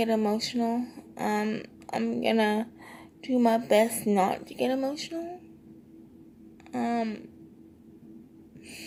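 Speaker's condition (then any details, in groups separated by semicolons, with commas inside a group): Cerebral palsy, triplegia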